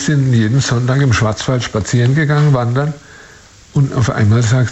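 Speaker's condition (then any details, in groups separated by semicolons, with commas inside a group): Parkinson's disease, early onset; onset age 40, first symptom arm not swinging while walking, diagnosed by neurologist via medication response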